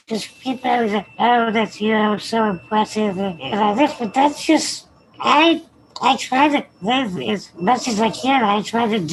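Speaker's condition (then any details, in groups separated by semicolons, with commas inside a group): Spinal muscular atrophy; diagnosed 17 months, tracheostomy age 3, never walked, wheelchair; full-time ventilator, stable, Spinraza treatment; speaks with trach and ventilator, slightly clearer now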